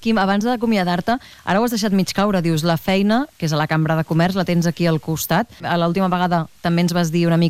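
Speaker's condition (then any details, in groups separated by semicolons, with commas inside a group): No condition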